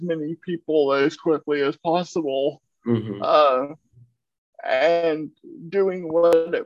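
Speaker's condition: Cerebral palsy; uses a wheelchair

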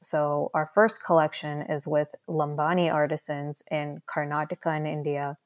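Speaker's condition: No condition

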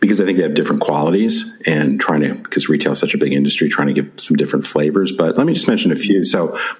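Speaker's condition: No condition

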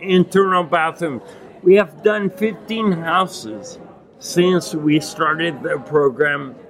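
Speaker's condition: Acquired ataxia with dysarthria, acquired; Lance-Adams syndrome; hard to speak and articulate

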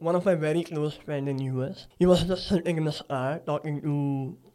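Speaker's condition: Cleft palate; speech sounds different

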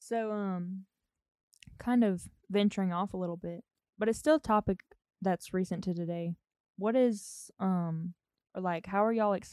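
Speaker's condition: No condition

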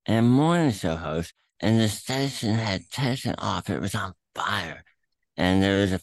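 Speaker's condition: Throat cancer, tumor through tongue, attached to epiglottis; Emory Proton Center therapy not working

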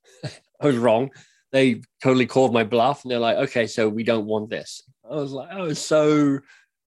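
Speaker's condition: Cleft lip and palate; surgery as a child

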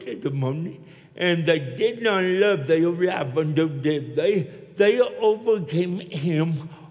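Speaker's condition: Cerebral palsy; neck operation

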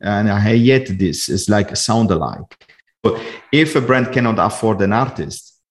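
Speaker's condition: No condition

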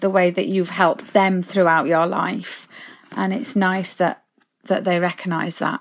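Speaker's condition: No condition

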